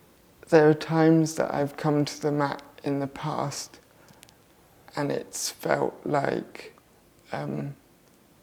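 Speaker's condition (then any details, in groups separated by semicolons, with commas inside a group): Cerebral palsy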